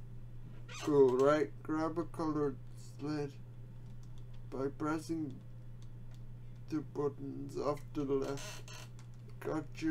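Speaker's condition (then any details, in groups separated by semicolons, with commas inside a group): Quadriplegic cerebral palsy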